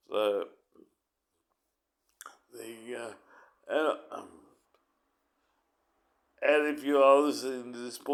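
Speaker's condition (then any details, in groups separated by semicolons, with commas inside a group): Cerebral palsy; uses wheelchair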